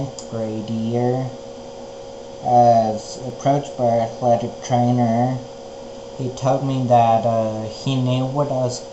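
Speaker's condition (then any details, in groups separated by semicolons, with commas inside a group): Spinocerebellar ataxia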